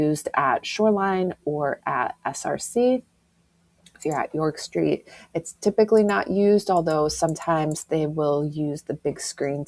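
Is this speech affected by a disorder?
No.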